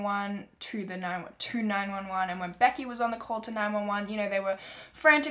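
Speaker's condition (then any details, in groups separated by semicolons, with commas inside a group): No condition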